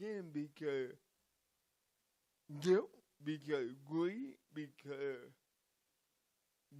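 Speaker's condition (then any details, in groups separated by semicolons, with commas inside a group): Cerebral palsy; from birth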